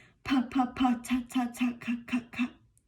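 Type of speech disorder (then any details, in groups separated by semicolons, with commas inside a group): Hypokinetic dysarthria; Parkinson's disease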